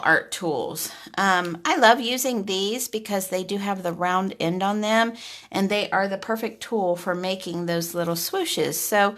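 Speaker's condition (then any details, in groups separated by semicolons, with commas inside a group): No condition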